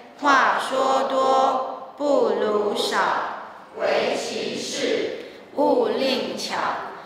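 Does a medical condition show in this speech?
No.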